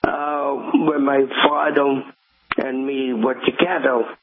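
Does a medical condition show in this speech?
Yes: cerebral palsy; present from birth, diagnosed at 6 months, lump at back of head found by mother, could not lie on back, predicted never to walk; walks, has walked New York City marathon 8 times.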